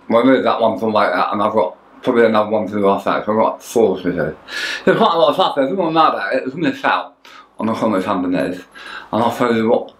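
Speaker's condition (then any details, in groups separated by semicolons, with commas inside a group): Tongue cancer; half tongue removed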